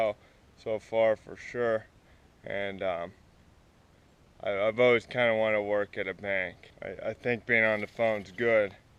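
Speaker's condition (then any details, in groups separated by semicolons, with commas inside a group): Cerebral palsy; spastic, affects walking and legs; difficulty walking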